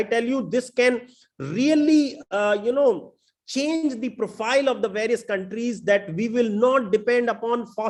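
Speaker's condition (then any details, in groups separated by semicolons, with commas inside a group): No condition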